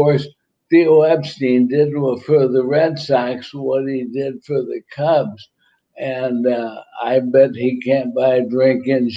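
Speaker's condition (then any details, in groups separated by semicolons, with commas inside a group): ALS; about a year since diagnosis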